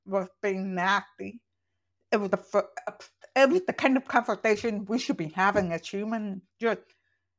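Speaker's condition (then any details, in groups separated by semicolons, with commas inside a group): Profoundly deaf, congenital; wears hearing aids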